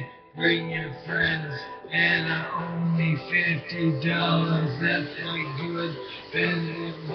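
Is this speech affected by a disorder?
Yes: brain injury.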